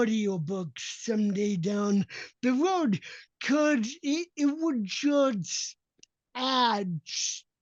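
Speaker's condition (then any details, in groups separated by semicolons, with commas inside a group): Cerebral palsy; uses walker and wheelchair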